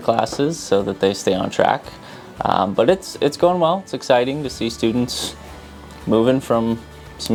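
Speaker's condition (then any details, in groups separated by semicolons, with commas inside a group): No condition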